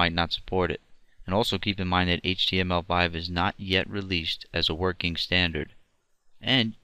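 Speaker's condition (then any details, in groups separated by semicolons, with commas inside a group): No condition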